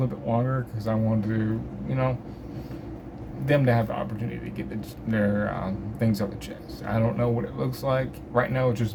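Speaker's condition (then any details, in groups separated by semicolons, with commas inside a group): Cerebral palsy; from birth, affects motor skills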